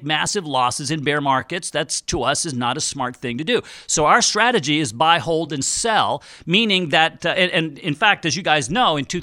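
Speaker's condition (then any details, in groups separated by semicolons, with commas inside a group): No condition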